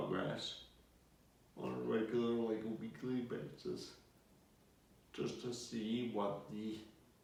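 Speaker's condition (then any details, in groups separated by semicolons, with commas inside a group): Multiple sclerosis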